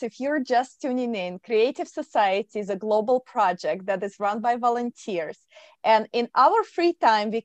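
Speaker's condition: No condition

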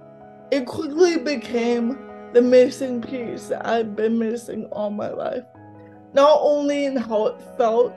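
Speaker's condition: Cerebral palsy, mild; mouth affected

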